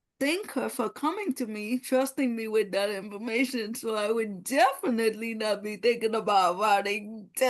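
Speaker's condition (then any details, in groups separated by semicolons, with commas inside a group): Cerebral palsy; no gross or fine motor skills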